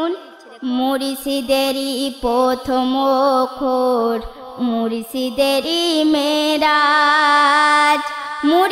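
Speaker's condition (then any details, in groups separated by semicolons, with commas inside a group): No condition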